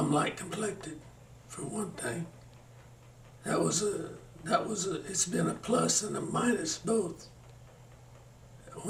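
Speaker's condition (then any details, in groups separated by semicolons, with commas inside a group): Parkinson's; slowing down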